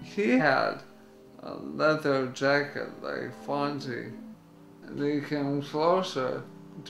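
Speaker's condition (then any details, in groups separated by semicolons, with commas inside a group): ALS; onset in finger, slightly bent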